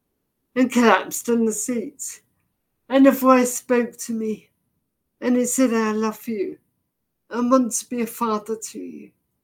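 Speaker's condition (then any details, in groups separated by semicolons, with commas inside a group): Deafness, severe; brain misinterprets sounds and speech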